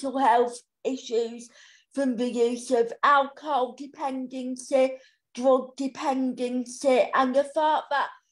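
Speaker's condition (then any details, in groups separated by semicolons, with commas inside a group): Cerebral palsy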